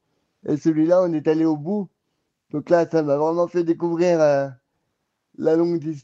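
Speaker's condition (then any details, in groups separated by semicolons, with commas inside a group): Cerebral palsy; cerebral palsy causing quadriplegia since birth; round-the-clock personal assistants, sophrology, pool and osteopathy sessions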